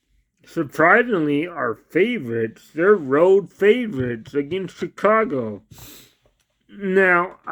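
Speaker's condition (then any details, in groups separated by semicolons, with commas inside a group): Cerebral palsy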